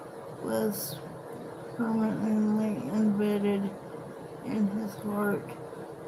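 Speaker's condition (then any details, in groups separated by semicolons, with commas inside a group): Cerebral palsy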